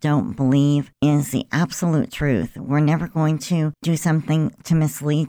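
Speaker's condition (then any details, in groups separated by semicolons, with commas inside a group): Cleft lip and palate; congenital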